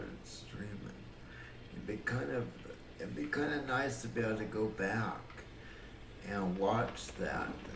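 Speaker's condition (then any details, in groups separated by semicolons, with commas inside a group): Cerebral palsy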